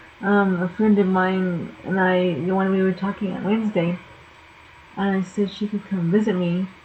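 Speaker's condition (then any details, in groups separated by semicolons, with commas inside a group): Cerebral palsy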